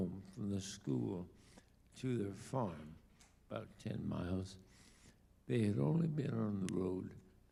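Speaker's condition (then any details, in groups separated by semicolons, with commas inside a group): ALS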